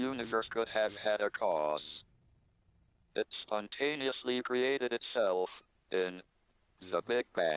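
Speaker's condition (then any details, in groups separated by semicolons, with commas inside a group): Amyotrophic lateral sclerosis, speech-generating device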